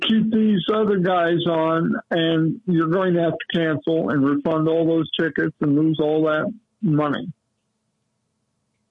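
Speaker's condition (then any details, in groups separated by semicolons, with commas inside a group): Cerebral palsy; lifelong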